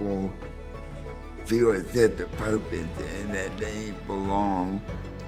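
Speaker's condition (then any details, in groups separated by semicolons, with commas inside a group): Cerebral palsy; verbal, can articulate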